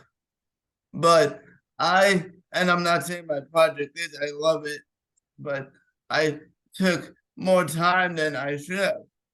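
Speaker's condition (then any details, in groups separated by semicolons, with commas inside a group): Cerebral palsy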